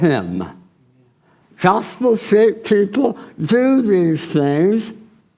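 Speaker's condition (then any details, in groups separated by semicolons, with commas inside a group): Tongue cancer surgery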